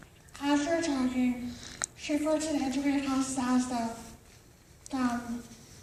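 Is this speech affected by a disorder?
Yes: cerebral palsy.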